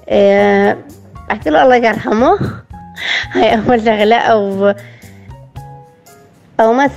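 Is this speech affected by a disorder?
Yes: Down syndrome; Down syndrome from birth, born premature, heart stopped at birth, on ventilator as newborn; 23 years old, now in good health.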